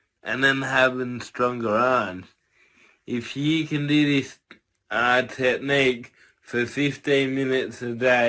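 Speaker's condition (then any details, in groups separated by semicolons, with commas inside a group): Cerebral palsy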